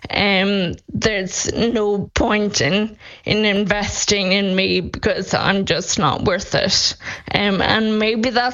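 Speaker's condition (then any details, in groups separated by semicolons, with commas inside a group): Friedreich's ataxia; speech deteriorating, voice banking on software for couple of hours, offered synthetic voices, expects voice loss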